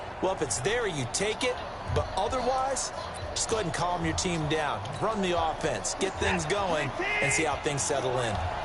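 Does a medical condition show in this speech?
No.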